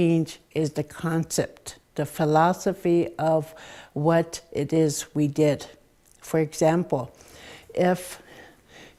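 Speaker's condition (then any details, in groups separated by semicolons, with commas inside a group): No condition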